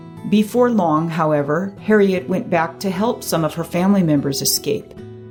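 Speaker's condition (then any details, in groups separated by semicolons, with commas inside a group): No condition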